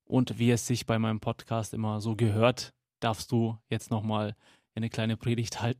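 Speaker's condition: No condition

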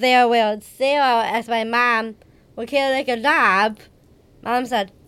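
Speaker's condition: Down syndrome; age 31

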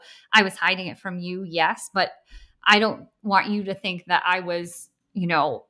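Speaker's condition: Bilateral cleft lip and palate; unable to breastfeed

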